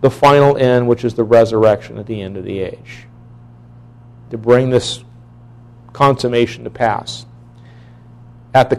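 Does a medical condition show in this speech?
No.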